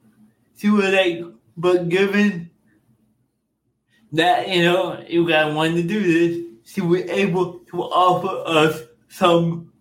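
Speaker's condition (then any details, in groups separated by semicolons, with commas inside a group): Cerebral palsy; school speaking device declined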